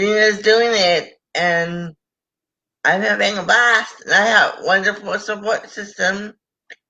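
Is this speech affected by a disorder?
Yes: cerebral palsy.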